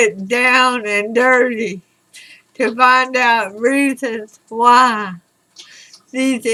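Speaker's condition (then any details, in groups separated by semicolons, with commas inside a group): Throat cancer radiation damage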